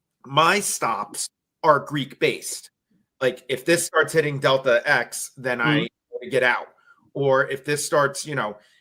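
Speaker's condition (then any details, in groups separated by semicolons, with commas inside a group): No condition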